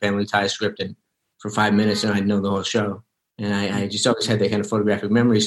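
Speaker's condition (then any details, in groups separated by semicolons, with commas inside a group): Parkinson's disease; early onset, diagnosed at age 29, spinal tumor surgery, relearned walking with physical therapist, falls; about 30 years since diagnosis, shattered arm from fall after spinal surgery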